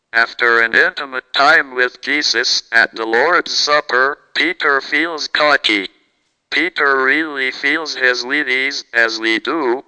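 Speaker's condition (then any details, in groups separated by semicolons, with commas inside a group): Cerebral palsy, speech-generating device; never walked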